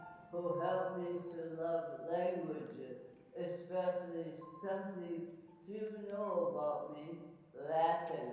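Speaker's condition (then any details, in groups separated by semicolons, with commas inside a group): ALS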